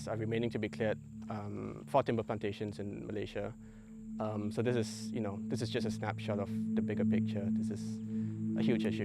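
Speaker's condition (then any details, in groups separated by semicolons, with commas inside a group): No condition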